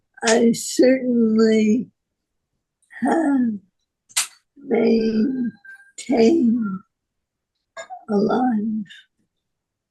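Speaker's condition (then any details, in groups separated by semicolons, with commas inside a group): Parkinson's disease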